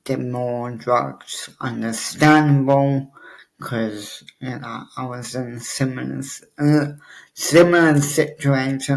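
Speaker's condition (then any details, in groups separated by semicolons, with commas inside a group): Cerebral palsy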